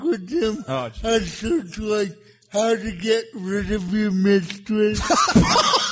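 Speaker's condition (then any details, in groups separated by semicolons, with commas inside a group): Cerebral palsy; hand and arm movement affected, difficulty doing high fives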